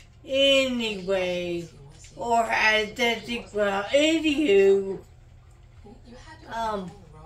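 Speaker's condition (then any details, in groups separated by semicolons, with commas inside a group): Traumatic brain injury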